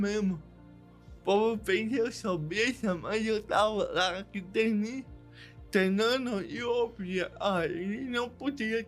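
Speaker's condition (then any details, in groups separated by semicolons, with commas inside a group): Cerebral palsy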